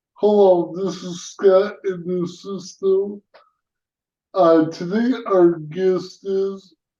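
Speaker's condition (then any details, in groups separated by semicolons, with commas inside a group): Cerebral palsy; speech impairment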